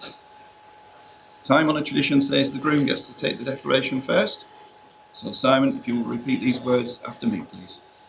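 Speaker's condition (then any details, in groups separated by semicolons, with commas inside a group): No condition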